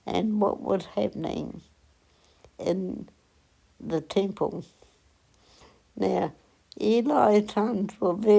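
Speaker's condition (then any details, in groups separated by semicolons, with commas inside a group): Cerebral palsy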